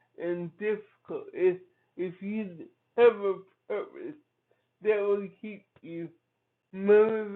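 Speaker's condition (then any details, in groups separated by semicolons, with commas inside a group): Cerebral palsy; from birth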